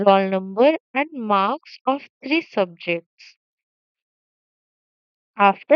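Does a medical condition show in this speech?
No.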